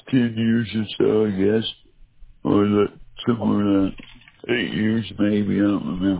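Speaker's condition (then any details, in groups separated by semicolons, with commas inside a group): Trouble speaking, mild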